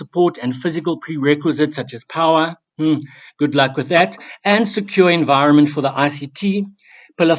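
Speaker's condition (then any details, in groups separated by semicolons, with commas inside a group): No condition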